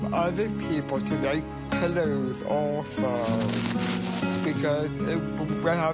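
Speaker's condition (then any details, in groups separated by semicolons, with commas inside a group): Down syndrome; 46 years old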